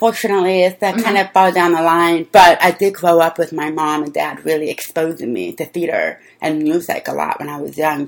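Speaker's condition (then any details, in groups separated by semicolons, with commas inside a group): Deafness; deaf since childhood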